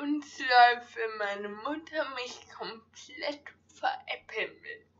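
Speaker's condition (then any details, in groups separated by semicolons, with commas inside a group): Ataxia; ataxia affecting hands and fingers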